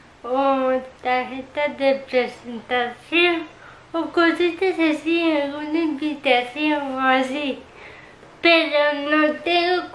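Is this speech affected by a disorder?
Yes: cerebral palsy.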